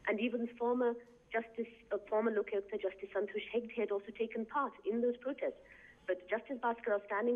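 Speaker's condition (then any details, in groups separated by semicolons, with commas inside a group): No condition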